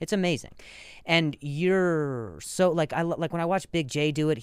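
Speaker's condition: Stutter; years of speech therapy with teacher Naomi including during quarantine, TMJ; ongoing speech therapy with Naomi linking emotions and speech; known words sometimes not coming out, worse under pressure or attention, shoulder and jaw tension; repeated sounds

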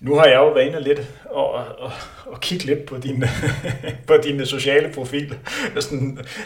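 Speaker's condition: No condition

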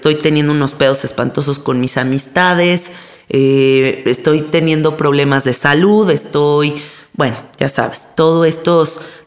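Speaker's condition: No condition

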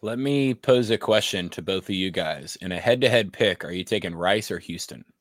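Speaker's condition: No condition

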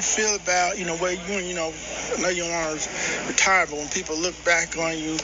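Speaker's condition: No condition

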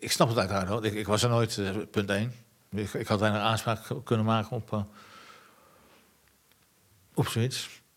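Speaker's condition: Parkinson's disease; progressive incurable Parkinson's disease, diagnosed years ago, already ill before diagnosis, 50% dementia risk, heading toward invalidity; pain, abdominal pain from constipation, fatigue, unsteady, falls including off bicycle, reading own book aloud beyond strength; speaks with difficulty, half purely Parkinson motor problem, emotional tearfulness partly from disease

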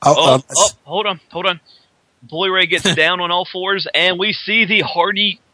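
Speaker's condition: No condition

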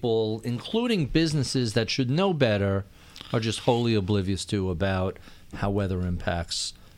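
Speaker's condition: No condition

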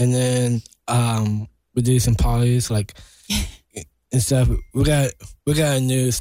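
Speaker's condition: Down syndrome

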